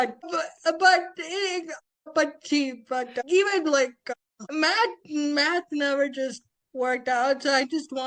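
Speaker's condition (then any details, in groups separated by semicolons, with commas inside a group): Spastic quadriplegic cerebral palsy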